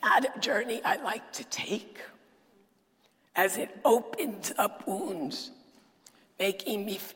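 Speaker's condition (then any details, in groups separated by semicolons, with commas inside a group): Dysphonia; dysphonia diagnosed about a decade ago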